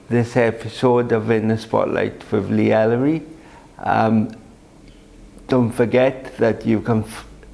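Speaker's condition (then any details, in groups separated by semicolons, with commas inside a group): Cerebral palsy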